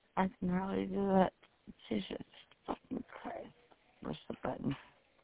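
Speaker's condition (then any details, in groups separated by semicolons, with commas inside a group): Deafness; on brother-in-law's phone via speakerphone; hard for other caller to hear at first over phone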